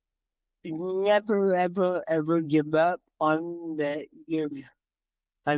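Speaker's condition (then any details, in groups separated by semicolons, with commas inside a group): Cerebral palsy; from birth, entire left side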